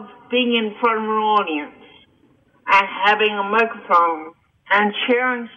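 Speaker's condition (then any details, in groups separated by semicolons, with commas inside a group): Cerebral palsy and hearing loss; congenital cerebral palsy and hearing loss from birth, seen by 7-9 doctors in New Jersey, told would never walk; almost 51 years old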